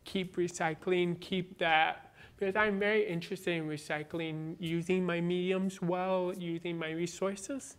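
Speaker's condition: Born deaf, cochlear implant

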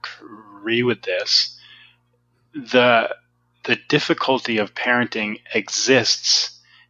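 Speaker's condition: Stuttering; formerly more severe stuttering, fluency shaping tried in high school or younger, ineffective; still stutters, has challenging days; once looked at ceiling while stuttering, later learned to lower eyes and make eye contact; repeated words, blocks

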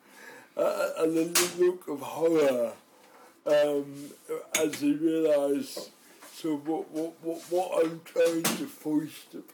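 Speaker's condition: Cerebral palsy

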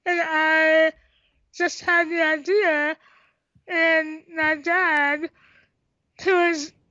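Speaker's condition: Tracheostomy, cystic hygroma of head and neck; lymphatic system

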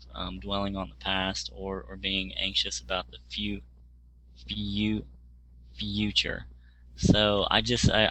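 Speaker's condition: Stuttering; developmental stuttering since childhood, behaviors ingrained in childhood, worst around age 18, speech therapy helped manage; still stutters, working on improving speech as stutter social host; stutters on many words but not on own name, repetitions of words and syllables; repeated sounds, repeated words, prolonged sounds

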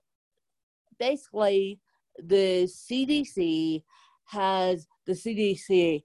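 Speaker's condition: Cerebral palsy; moderate to severe

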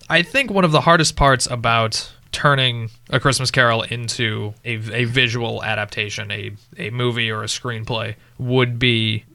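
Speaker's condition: No condition

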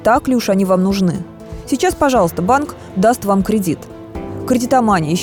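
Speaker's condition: No condition

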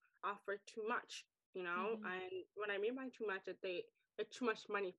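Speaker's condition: Deafness, acquired deafness, wears hearing aids

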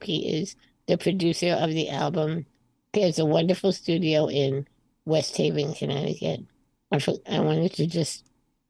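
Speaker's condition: Spinal muscular atrophy type 2; congenital

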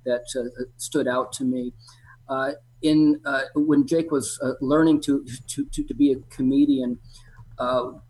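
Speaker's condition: Stuttering; does a fair amount of public speaking, rarely thinks about stuttering while doing so; repeated sounds

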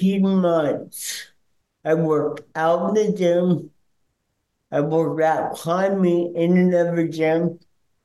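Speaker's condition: Cerebral palsy; speech impediment he calls his accent, hard to understand at first, harder on phone

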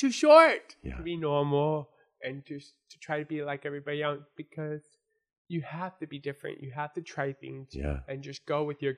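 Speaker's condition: Born deaf; congenital deafness from birth

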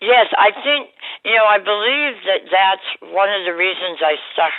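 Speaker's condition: Oral cancer surgery, jaw removal

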